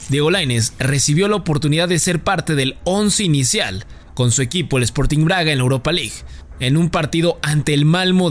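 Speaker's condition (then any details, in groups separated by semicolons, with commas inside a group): No condition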